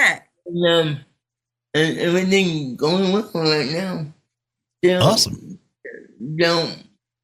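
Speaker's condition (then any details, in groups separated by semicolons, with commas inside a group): Cerebral palsy; spastic type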